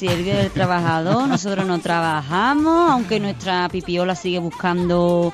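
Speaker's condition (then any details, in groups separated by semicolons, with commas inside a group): No condition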